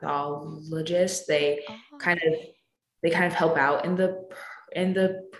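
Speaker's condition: Stutter; aware of talking differently by kindergarten, speech therapy since kindergarten, mother also stutters; teenager, sees school SLP, attends stuttering management camp focused on comfort not fluency; feels confident speaking, uses pseudo-stuttering to advertise stutter to new people; repeated sounds, prolonged sounds

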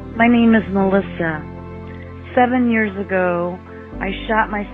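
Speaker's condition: No condition

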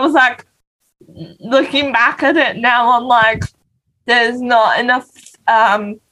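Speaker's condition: Cerebral palsy; non-progressive

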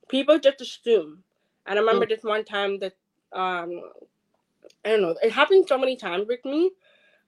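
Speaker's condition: Deafness, acquired at age four

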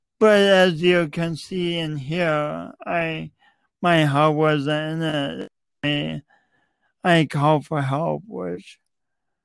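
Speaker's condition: Cerebral palsy; cerebral palsy present from birth, unique walk, yoga and laughter yoga built speaking confidence; speech impediment evident tonight; comes and goes, avoided speaking in school, finds the words cerebral palsy hard to say

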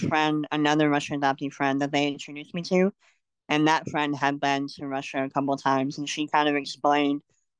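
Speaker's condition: Cleft lip and palate; congenital

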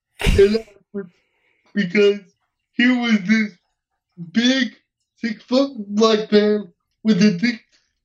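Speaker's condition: Cerebral palsy; uses wheelchair, hearing intact

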